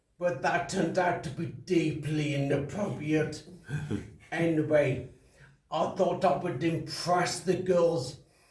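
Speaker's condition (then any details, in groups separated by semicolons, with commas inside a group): Traumatic brain injury; 21 years since injury, right hand control improved, some spilling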